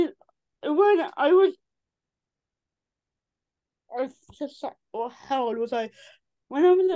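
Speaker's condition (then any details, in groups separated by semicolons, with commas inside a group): Cerebral palsy; from birth, affects limbs and neck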